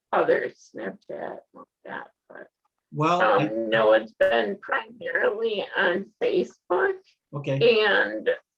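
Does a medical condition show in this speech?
Yes: spinal muscular atrophy.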